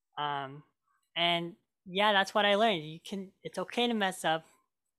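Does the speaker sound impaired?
Yes: cleft lip and palate; congenital cleft lip and palate, hole in upper lip, multiple surgeries growing up, major closure surgery, lip scar remains; made eating, talking and singing hard growing up.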